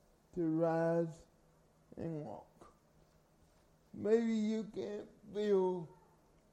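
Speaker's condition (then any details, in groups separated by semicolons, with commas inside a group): Cerebral palsy; carried everywhere by parents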